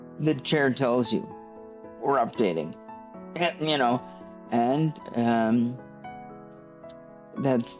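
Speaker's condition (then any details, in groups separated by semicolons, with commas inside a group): Cerebral palsy; stiff muscles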